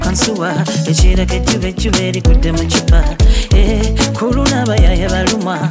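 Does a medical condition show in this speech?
No.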